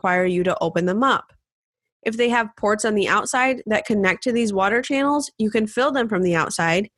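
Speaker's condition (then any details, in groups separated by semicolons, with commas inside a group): No condition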